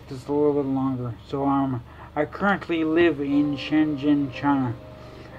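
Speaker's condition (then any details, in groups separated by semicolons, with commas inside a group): Traumatic brain injury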